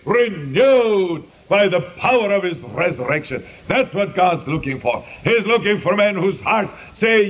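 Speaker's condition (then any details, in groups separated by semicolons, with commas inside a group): No condition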